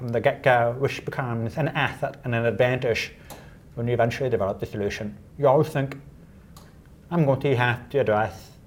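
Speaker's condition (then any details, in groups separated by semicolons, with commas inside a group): Deafness; unable to make phone calls unaided; uses Roger Voice app captioning phone calls instantly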